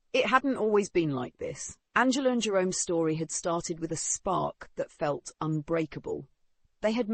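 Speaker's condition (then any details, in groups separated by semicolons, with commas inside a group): No condition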